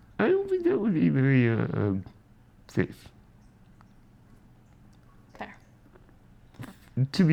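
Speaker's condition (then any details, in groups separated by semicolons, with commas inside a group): Spinal muscular atrophy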